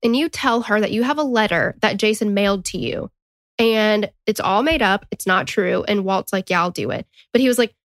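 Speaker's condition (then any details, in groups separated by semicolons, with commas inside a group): No condition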